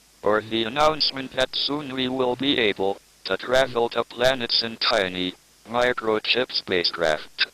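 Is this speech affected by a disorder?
Yes: MND, through a speech-generating device; tracheostomy.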